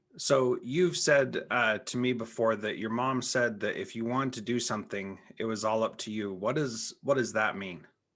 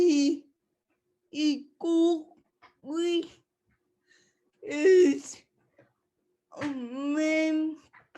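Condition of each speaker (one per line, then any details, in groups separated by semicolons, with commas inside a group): No condition
Cerebral palsy; since childhood, uses wheelchair, affects mobility; speech affected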